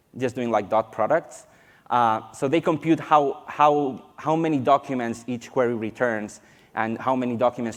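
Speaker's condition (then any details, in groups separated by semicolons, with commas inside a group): No condition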